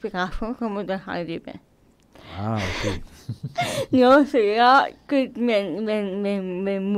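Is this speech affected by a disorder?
Yes: cerebral palsy.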